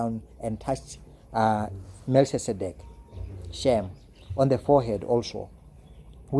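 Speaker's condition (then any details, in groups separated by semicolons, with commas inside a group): No condition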